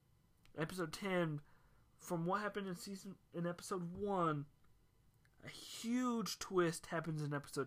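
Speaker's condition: No condition

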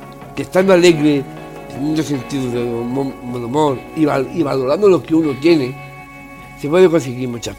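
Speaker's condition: Down syndrome; congenital, age 44

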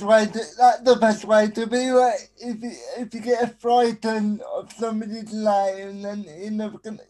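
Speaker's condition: Spastic quadriplegic cerebral palsy

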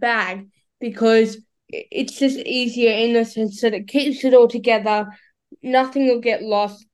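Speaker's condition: Cerebral palsy; battery-powered wheelchair user

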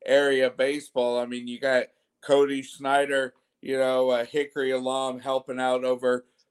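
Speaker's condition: No condition

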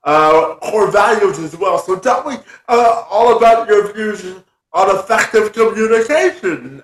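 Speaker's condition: Spastic quadriplegia cerebral palsy; severe

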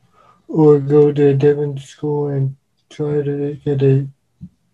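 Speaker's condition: Cerebral palsy; uses wheelchair

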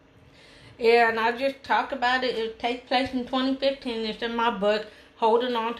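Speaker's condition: Hearing loss; umbilical cord around neck

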